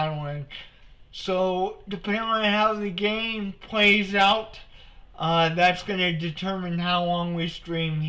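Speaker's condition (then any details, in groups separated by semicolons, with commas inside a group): Cerebral palsy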